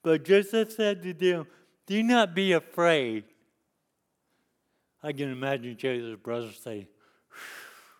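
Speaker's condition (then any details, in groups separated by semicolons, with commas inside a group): Cerebral palsy; lifelong disability since youth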